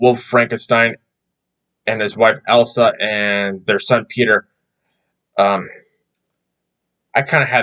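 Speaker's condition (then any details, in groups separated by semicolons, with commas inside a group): No condition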